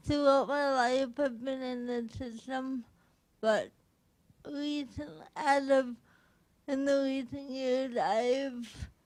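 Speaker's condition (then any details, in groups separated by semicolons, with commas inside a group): Cerebral palsy; from birth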